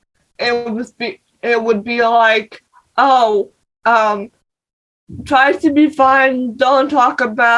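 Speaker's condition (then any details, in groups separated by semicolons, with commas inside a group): Cerebral palsy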